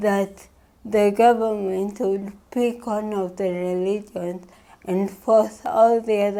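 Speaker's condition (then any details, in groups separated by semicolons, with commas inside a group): Cerebral palsy; from birth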